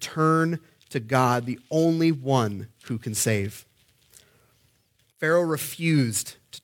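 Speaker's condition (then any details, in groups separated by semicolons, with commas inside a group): No condition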